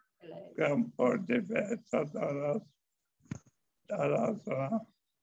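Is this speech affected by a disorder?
Yes: amyotrophic lateral sclerosis; still speaks.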